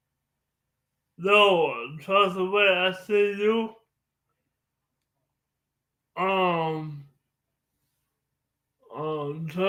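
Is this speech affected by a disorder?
Yes: cerebral palsy; from birth.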